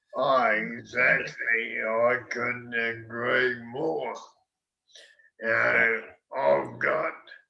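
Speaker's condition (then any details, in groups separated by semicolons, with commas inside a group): MND; slower progressing form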